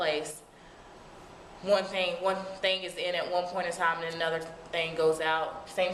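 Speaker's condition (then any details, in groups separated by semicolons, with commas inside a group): No condition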